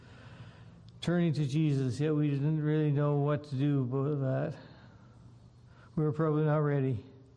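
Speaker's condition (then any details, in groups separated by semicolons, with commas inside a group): Parkinson's disease; memory and balance difficulties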